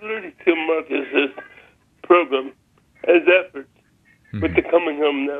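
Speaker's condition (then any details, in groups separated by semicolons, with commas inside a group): Spastic cerebral palsy; lifelong wheelchair use, now power chair for mobility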